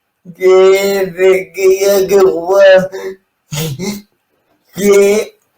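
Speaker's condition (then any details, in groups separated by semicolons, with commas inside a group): Cerebral palsy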